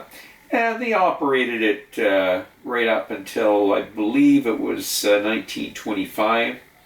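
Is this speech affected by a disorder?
No.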